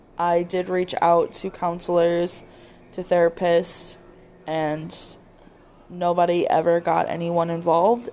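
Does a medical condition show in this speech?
No.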